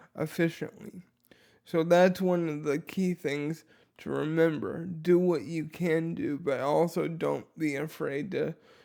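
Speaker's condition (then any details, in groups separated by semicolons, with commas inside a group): Dysarthria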